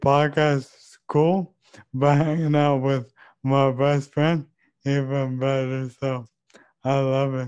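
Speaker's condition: ALS; 2 years since diagnosis

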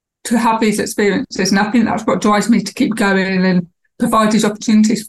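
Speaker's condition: Deafness, lost hearing around age 4; cochlear implant; cochlear implant after university, deteriorated after car accident, internal implant replaced

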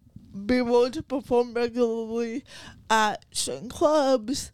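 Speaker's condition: Cerebral palsy

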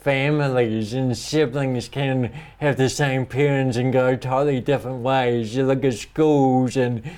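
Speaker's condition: Cerebral palsy; speech impediment

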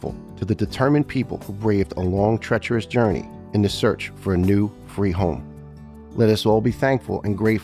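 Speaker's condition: No condition

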